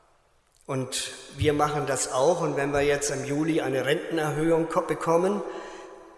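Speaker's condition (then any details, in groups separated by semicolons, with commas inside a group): No condition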